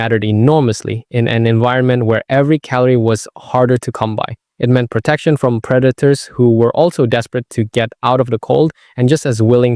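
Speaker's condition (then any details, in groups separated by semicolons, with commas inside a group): No condition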